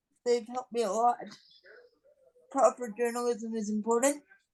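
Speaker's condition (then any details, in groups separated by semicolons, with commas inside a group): Cerebral palsy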